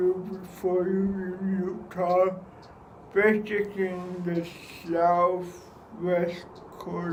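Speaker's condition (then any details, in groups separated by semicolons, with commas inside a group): Cerebral palsy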